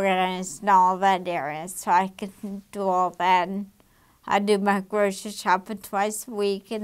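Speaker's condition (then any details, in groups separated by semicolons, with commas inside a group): Damaged diaphragm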